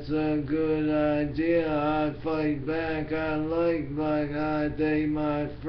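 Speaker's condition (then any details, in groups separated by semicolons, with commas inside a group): Brain injury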